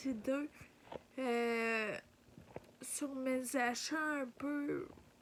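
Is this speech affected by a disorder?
Yes: ataxia; degenerative.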